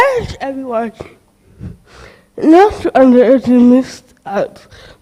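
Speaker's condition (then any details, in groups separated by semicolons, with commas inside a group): Cerebral palsy; present from birth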